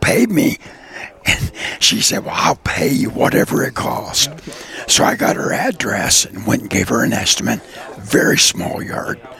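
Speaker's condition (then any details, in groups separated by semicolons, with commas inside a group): Throat cancer survivor; raspy voice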